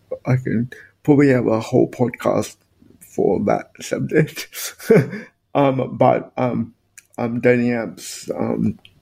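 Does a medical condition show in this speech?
Yes: spastic quadriplegic cerebral palsy; no intellectual component.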